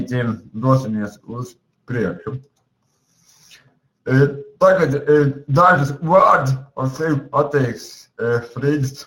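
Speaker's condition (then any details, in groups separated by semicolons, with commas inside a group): Cerebral palsy; since birth; speech not very clear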